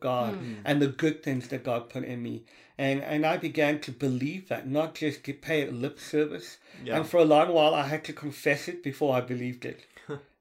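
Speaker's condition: Cleft palate (Pierre Robin syndrome); congenital Pierre Robin syndrome, severe cleft palate

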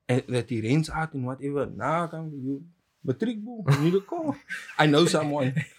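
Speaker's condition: No condition

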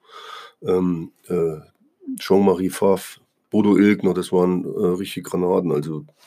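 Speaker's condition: No condition

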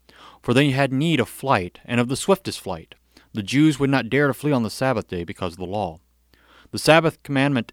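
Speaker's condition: No condition

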